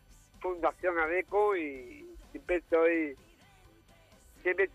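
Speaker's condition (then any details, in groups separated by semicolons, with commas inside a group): Down syndrome; genetic, extra chromosome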